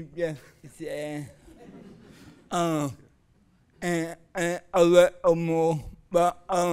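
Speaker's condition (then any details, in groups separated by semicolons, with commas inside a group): Cerebral palsy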